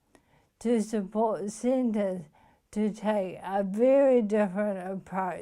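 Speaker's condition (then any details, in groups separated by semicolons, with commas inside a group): Motor neuron disease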